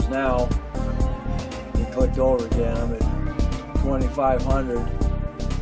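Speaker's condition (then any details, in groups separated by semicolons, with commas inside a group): No condition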